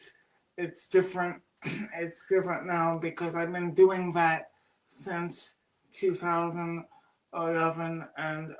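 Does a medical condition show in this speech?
Yes: cerebral palsy; oxygen loss at birth.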